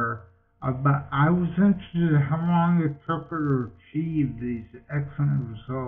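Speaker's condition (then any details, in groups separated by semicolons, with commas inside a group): Multiple sclerosis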